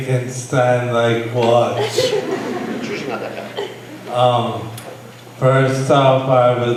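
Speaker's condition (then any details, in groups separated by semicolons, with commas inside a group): Brain injury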